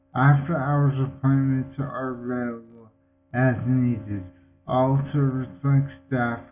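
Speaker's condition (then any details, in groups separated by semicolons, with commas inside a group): Multiple sclerosis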